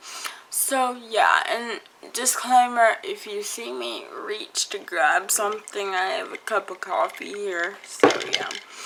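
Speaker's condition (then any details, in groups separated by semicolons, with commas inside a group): Cerebral palsy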